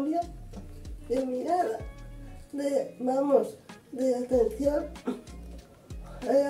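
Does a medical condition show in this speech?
Yes: cerebral palsy.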